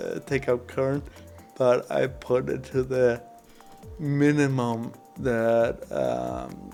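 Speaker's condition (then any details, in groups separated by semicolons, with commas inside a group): Cerebral palsy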